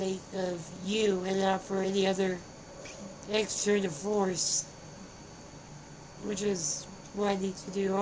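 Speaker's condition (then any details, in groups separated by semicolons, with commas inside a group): Spinal muscular atrophy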